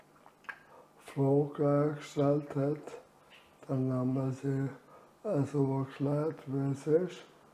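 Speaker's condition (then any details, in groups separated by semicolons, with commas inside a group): Amyotrophic lateral sclerosis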